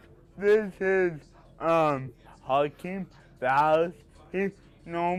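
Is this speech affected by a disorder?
Yes: cerebral palsy; speech impediment.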